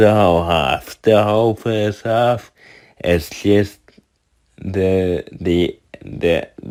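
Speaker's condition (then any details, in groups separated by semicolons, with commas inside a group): Cerebral palsy; from birth, tight muscles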